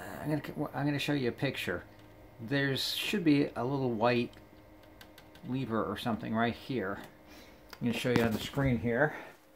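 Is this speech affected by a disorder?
No.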